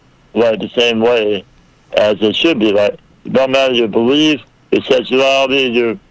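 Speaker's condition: Muscular dystrophy, a rare form

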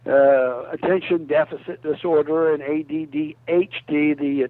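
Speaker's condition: No condition

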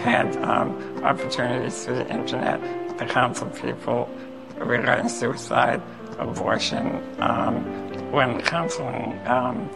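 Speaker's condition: Spinal muscular atrophy; congenital, progressive muscle weakness, bedbound since early 20s, no hand movement, older brother Bernie also affected; relies on voice for everything, uses voice recognition computer system

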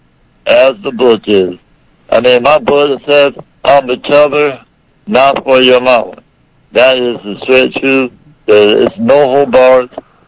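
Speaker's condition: Muscular dystrophy; rare form of muscular dystrophy, about 500 people have it, from birth, age 30

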